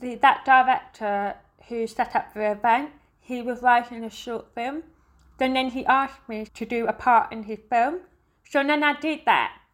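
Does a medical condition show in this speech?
Yes: deafness; family all hearing, uses sign language; lip reads all day among hearing people, finds it tiring.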